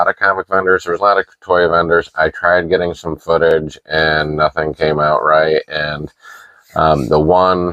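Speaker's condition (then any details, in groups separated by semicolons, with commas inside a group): No condition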